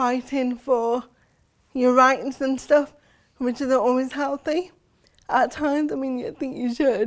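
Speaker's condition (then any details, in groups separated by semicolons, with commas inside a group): Cerebral palsy; since birth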